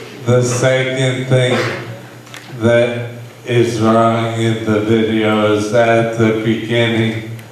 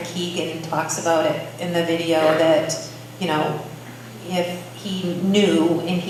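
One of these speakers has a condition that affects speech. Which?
The first: brain injury; heroin overdose, impaired hand use; occupational, physical and speech therapy; breath runs short during sentences.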